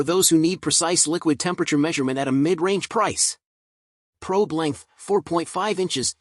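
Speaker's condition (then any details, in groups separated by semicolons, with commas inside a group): No condition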